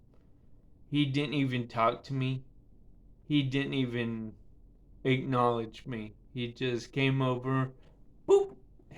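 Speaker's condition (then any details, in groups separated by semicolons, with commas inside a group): Cerebral palsy; affects speech and balance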